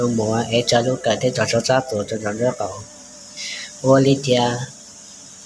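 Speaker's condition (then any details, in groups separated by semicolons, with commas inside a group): No condition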